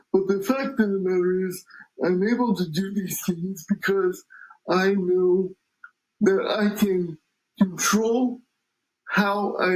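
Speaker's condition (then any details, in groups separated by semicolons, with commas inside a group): Cerebral palsy; power wheelchair user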